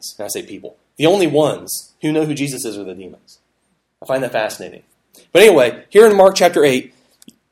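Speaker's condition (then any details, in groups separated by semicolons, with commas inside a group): No condition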